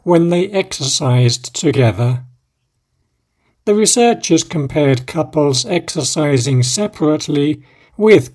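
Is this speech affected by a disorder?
No.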